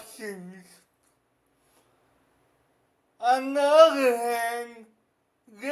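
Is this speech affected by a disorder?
Yes: cerebral palsy; affects whole body.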